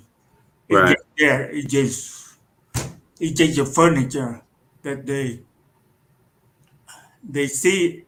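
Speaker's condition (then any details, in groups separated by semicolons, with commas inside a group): Cerebral palsy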